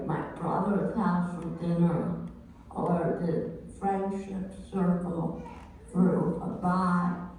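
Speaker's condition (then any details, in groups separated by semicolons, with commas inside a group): Familial dysautonomia; diagnosed in childhood, seizures as young child; no seizures now; repeated pneumonia before diagnosis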